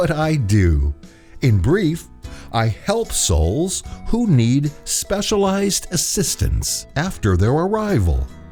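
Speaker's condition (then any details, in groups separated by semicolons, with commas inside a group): No condition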